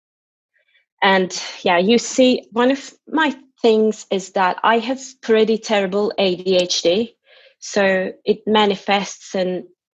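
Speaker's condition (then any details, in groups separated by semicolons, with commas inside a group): No condition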